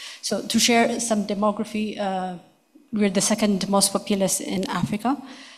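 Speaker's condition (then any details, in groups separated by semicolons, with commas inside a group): No condition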